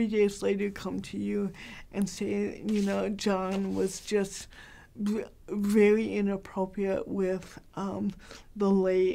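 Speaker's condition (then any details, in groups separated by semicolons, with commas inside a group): Cerebral palsy, mild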